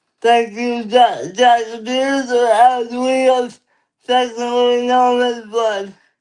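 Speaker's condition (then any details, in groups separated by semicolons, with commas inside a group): Cerebral palsy; lifelong; limited energy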